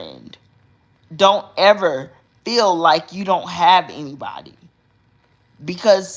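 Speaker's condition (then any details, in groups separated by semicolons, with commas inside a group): Cerebral palsy; uses specialized hospital bed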